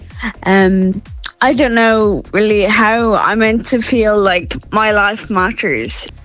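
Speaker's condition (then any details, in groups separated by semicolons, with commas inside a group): Friedreich's ataxia; diagnosed at age 13, drug Skyclarys not yet funded by HSE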